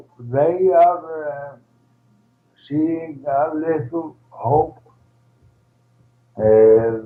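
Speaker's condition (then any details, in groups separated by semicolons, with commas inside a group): ALS, primary lateral sclerosis, PLS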